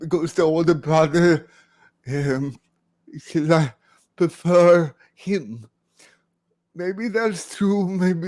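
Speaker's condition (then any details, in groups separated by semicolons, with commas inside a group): Cerebral palsy, severe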